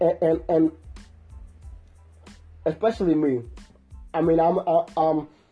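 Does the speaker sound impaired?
Yes: stuttering; may stutter during podcast; here repeated sounds, prolonged sounds.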